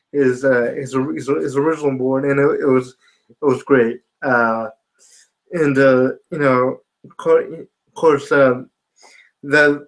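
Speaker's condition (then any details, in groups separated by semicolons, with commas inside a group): Spastic quadriplegia cerebral palsy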